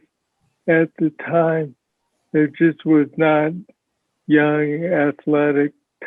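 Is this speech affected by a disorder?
Yes: Parkinson's disease; speech sounds like mush.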